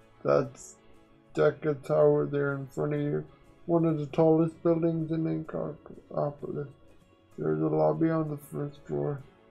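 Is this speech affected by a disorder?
Yes: quadriplegic cerebral palsy; uses one hand.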